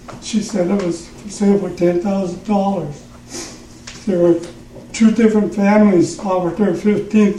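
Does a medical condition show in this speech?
Yes: Parkinson's; trouble in the throat while speaking; trouble in the throat when speaking.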